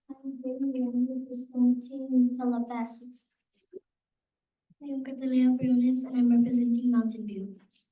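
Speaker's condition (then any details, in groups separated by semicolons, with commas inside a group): No condition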